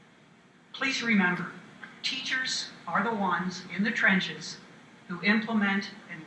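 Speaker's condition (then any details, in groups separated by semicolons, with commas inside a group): No condition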